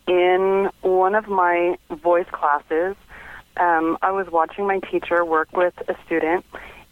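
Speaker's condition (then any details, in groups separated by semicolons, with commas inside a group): No condition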